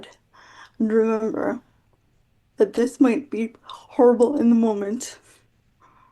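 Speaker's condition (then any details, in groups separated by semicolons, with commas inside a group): Quadriplegic cerebral palsy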